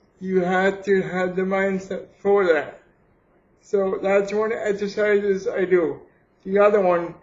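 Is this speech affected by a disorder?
Yes: cerebral palsy; holds breath during exertion.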